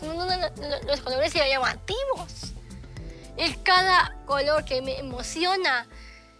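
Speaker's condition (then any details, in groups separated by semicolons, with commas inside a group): Down syndrome; short limbs, small hands, feet and arms, short neck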